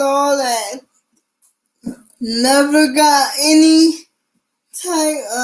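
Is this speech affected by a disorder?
Yes: cerebral palsy.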